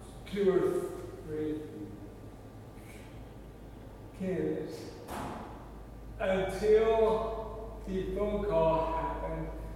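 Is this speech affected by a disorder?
Yes: cerebral palsy; stuttering.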